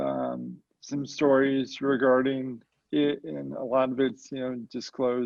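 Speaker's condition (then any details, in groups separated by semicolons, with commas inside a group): Cerebral palsy, mild; mild form affects speech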